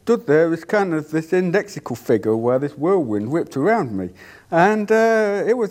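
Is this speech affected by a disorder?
Yes: deafness; cannot hear own voice.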